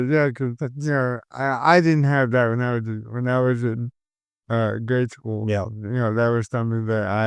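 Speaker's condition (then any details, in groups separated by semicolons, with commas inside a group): Cerebral palsy; caused by stroke at birth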